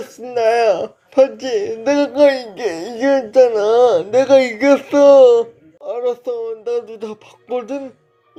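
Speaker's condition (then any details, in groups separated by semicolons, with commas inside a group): Brain lesion disability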